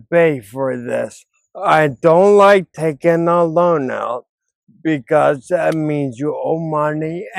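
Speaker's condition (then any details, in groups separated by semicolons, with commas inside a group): Ataxia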